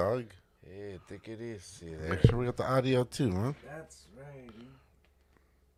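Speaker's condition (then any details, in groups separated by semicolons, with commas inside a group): No condition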